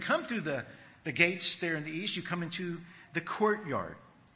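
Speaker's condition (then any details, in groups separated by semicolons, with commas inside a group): No condition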